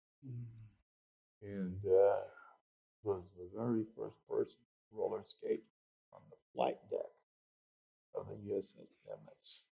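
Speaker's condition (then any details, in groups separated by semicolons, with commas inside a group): Speech impediment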